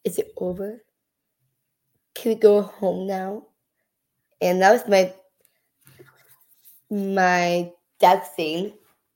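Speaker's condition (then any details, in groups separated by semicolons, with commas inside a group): Down syndrome; prenatal diagnosis at 20-week ultrasound, chromosomal disorder; age 14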